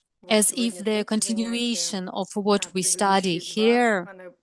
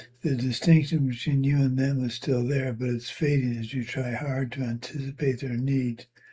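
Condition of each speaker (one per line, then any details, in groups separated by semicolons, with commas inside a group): No condition
Parkinson's; tremor varies day to day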